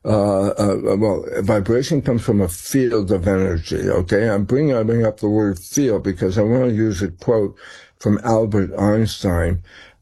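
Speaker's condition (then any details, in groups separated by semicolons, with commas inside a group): Tongue cancer; began with hearing problem and ear pain, throat scan malignant, later benign; slurred speech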